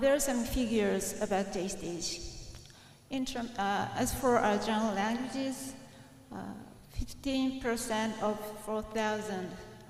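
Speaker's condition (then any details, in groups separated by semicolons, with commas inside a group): No condition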